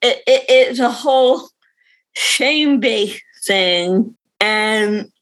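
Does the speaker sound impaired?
Yes: cerebral palsy; visible cerebral palsy, reading disability.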